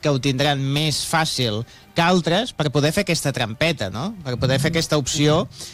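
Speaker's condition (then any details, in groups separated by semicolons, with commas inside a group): No condition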